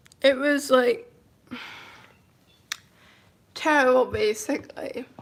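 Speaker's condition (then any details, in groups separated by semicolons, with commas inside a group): Cerebral palsy, mild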